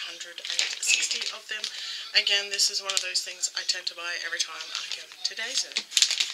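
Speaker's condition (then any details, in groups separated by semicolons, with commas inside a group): No condition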